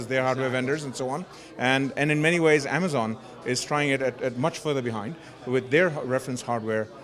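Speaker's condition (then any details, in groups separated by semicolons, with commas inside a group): No condition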